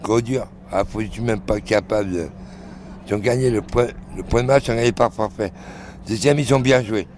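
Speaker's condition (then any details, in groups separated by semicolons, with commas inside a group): Throat cancer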